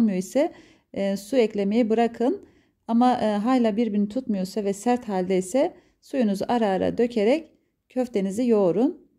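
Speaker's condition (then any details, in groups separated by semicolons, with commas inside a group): No condition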